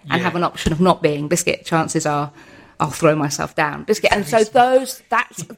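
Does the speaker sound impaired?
Yes: Tourette's syndrome; neurological, basal ganglia, motor and vocal tics, intensified in early 20s, wheelchair user, independent with support; tics fluctuate unpredictably, worse with heightened emotion, continue when alone, strapped in when performing; frequent vocal tics interrupting speech, hedgehog, sausage, cats, occasional longer phrase tics.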